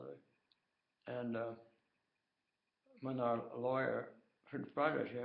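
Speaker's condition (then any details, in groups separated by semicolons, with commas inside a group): Tongue cancer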